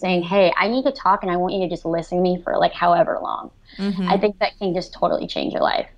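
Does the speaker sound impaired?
Yes: cleft lip and palate, severe.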